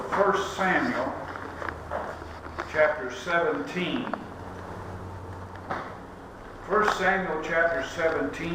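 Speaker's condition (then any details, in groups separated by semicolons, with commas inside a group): No condition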